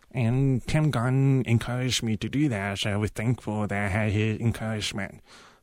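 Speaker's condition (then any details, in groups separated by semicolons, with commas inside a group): Profound deafness; uses cochlear implants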